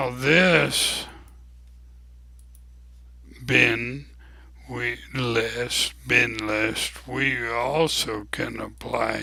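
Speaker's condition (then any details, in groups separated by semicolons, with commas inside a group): ALS; abnormally slow voice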